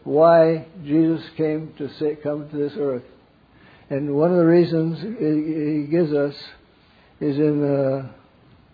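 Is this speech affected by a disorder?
Yes: Parkinson's; wakes up around 3 am.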